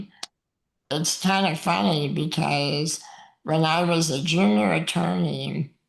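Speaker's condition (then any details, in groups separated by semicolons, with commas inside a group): Muscular dystrophy; uses wheelchair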